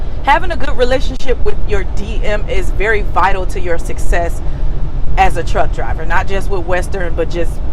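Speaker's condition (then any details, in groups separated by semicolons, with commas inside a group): No condition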